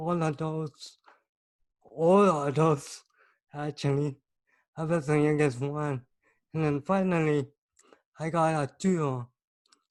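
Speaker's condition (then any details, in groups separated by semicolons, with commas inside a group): Cerebral palsy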